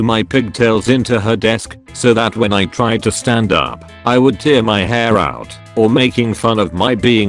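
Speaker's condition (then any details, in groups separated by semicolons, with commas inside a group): No condition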